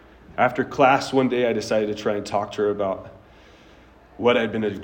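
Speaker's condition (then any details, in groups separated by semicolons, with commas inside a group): No condition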